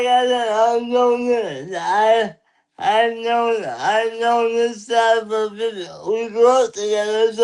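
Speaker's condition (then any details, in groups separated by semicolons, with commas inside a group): Cerebral palsy; lifelong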